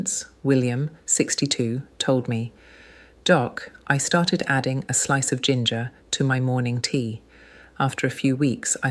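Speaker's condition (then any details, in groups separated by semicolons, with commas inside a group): No condition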